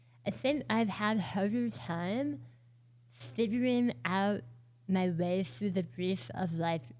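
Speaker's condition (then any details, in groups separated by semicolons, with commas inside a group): Oral cancer, partial glossectomy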